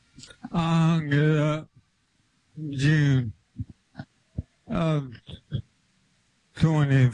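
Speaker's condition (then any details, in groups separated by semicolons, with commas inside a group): ALS; limb onset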